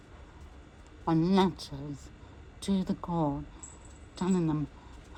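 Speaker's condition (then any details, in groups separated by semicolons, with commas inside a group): MND; voice may be difficult to understand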